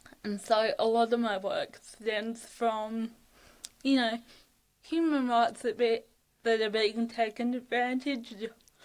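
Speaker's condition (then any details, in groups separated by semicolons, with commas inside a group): Cerebral palsy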